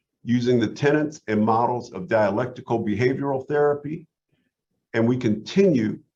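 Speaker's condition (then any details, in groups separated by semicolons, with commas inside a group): No condition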